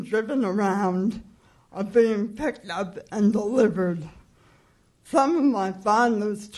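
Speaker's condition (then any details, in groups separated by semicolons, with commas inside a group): Cerebral palsy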